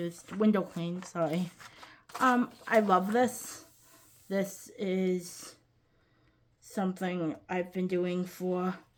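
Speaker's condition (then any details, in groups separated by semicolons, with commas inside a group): Cerebral palsy, quadriplegic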